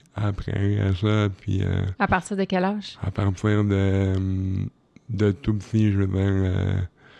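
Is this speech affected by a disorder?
Yes: cerebral palsy.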